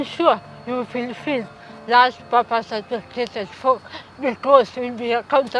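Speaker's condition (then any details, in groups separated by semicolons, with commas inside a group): Cerebral palsy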